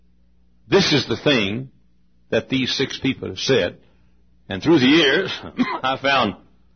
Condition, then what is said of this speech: None; typical speech.